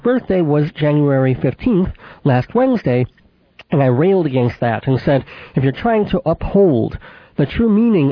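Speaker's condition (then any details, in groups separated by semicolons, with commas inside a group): Cleft palate with lisp, cleft lip and palate, mild; voice not especially nasal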